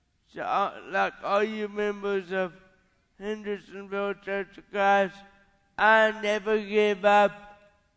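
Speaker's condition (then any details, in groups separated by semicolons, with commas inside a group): Cerebral palsy; caused by parents' lifestyle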